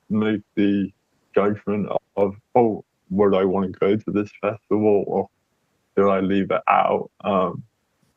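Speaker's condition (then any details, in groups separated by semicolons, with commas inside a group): Cerebral palsy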